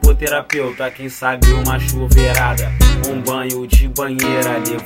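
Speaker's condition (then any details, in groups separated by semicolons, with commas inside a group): No condition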